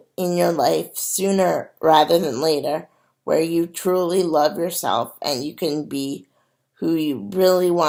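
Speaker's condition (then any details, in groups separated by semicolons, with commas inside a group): Cerebral palsy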